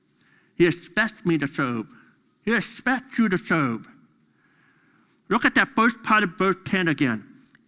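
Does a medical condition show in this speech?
Yes: deafness; deaf during school years.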